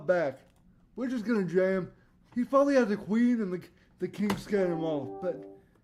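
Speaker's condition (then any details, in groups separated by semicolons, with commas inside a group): Cerebral palsy; voice tone sometimes odd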